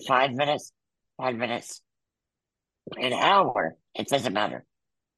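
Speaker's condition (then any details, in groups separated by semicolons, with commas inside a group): Muscular dystrophy; congenital, wheelchair user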